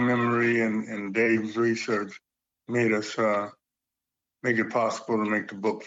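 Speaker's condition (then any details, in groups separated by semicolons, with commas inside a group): Parkinson's; age 70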